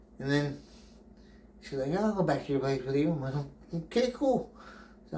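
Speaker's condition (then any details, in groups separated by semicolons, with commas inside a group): Brain injury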